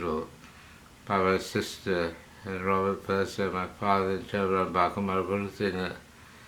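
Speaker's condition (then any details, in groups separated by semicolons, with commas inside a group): Parkinsonism; hypersalivation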